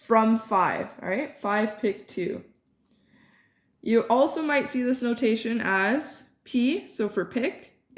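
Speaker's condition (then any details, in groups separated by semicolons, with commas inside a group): No condition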